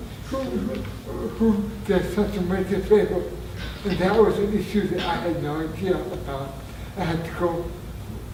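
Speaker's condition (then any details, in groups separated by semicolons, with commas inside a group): Traumatic brain injury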